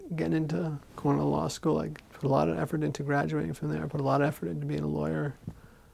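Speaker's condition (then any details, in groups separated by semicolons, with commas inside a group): Parkinson's disease; Rock City Boxing with voice component, shouting counts, almost 4 years, Jayco's gym, Sarasota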